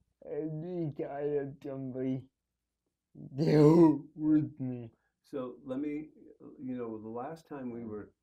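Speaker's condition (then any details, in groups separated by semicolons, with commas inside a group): Cerebral palsy; needs help at night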